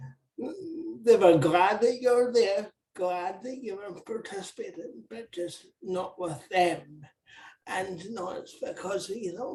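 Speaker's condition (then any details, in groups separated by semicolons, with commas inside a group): Cerebral palsy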